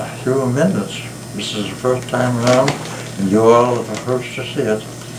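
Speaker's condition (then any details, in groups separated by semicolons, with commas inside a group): Spasmodic torticollis, cervical; 4-5 years after onset, first minutes with oral appliance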